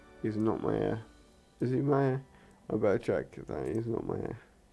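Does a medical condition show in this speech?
Yes: cerebral palsy.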